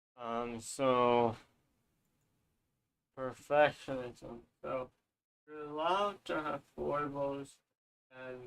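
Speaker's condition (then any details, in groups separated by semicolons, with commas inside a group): Tongue cancer surgery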